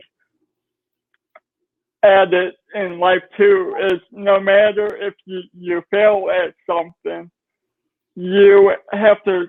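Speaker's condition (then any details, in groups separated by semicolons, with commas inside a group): Cerebral palsy; nonverbal at age 3, speech therapy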